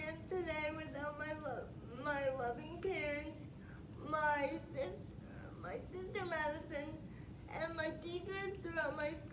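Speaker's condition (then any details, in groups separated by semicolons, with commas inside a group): Spastic quadriplegic cerebral palsy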